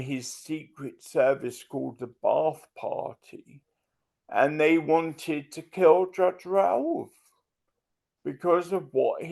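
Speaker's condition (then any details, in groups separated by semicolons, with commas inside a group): Multiple sclerosis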